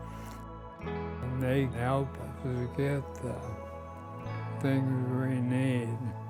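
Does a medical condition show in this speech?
Yes: ALS; diaphragm affected; diaphragm does not move; runs out of air while talking.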